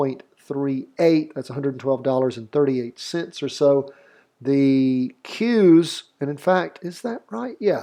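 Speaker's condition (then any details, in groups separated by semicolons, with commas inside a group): No condition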